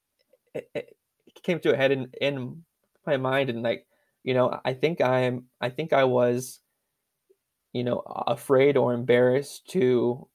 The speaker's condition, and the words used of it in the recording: Stuttering. It can definitely, in my view, be an inconvenience at times.